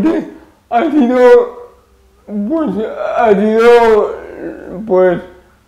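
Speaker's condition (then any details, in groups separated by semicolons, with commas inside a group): Cerebral palsy; spasticity, involuntary movements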